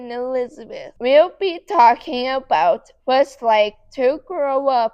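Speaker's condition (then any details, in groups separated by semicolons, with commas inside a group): Cerebral palsy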